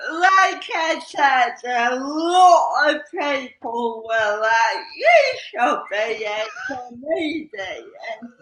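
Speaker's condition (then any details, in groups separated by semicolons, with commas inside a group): Cerebral palsy; slow speech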